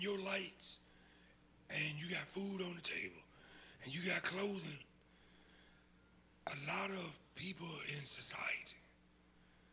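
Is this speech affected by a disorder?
Yes: throat cancer; audible throat issues, noticeable to listeners.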